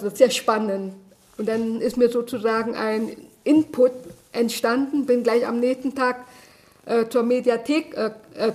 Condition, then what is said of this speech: Deafness. Und dann bin ich zu einem Verkäufer gegangen und dadurch, dass ich ja sprechen kann, guckt er mich ziemlich komisch an und sage, ja, ich bin taub